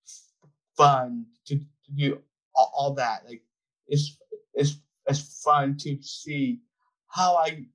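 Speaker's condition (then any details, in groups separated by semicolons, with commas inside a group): Down syndrome; adult man, about 25; called very articulate by host, gave TEDx talk, runs public speaking business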